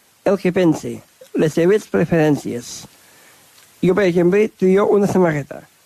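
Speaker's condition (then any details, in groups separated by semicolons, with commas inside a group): Down syndrome; different learning pace; age 30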